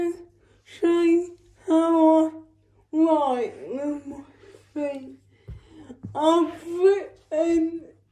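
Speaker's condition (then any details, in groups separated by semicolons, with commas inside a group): Cerebral palsy; uses feeding aid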